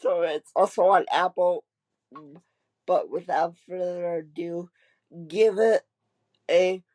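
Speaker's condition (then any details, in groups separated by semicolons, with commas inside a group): Cerebral palsy; wheelchair user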